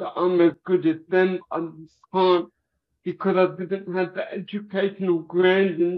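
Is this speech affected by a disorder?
Yes: cerebral palsy.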